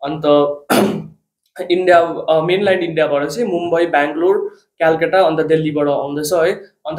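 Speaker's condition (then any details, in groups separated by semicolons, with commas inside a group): No condition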